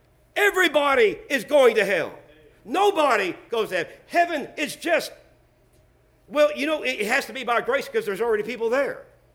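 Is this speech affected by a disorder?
No.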